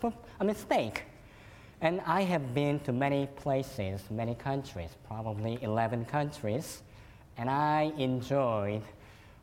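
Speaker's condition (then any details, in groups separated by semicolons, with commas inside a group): Cleft lip and palate; fed formula and cow milk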